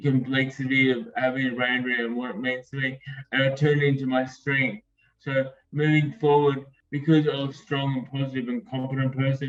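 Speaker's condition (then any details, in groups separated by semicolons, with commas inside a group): Acquired brain injury; acquired, not hereditary; over nine years since injury, ongoing physical therapy; speech gradually improving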